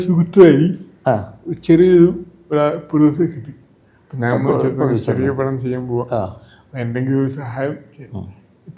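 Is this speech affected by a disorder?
Yes: cerebral palsy; from birth.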